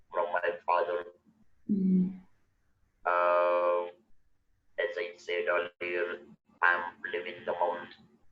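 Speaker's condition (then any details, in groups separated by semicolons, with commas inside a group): Total laryngectomy; electrolarynx speech, needs to find sweet spot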